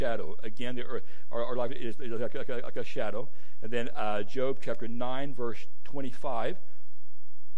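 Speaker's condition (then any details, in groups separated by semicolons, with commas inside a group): Stuttering; once felt speech made preaching impossible; preaching a sermon, prays for clarity of speech; jokes listeners probably haven't noticed; repeated words, blocks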